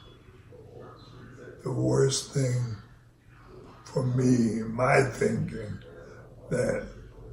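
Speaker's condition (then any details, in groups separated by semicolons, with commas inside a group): ALS; onset left foot drop, then left leg weakness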